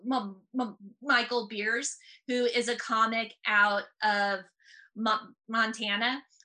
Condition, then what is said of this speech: Stuttering. And disability studies deeply impacts me in comedy, because I don't necessarily joke about my stutter, although sometimes it does just happen.